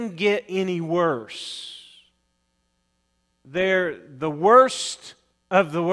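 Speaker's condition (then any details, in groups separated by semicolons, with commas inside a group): No condition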